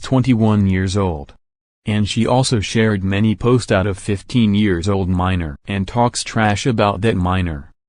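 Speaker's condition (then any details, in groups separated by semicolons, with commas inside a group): No condition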